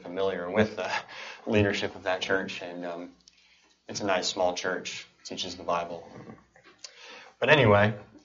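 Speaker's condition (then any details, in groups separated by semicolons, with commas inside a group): Cleft palate and cleft lip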